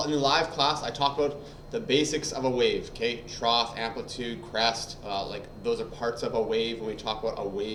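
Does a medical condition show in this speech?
No.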